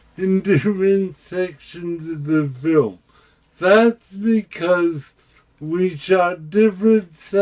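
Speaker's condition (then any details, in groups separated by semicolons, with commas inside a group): Cerebral palsy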